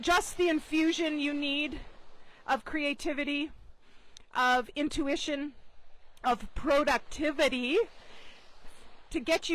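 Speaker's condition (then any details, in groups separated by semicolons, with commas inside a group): No condition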